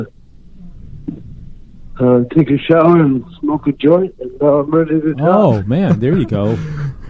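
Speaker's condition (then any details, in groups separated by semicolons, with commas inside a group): Cerebral palsy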